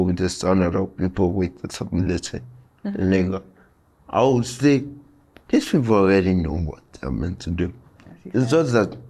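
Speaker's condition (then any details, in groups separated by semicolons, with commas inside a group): Cerebral palsy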